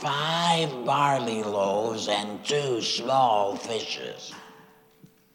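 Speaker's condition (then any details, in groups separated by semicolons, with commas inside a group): Laryngectomy after throat cancer; recurred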